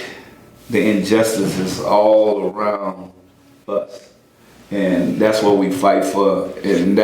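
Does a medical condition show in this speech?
No.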